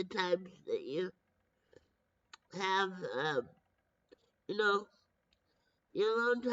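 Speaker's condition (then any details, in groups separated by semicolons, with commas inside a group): Brain injury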